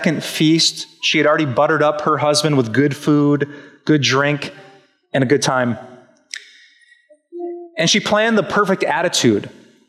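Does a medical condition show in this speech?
No.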